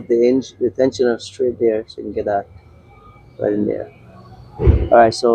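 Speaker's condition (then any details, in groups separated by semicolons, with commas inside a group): No condition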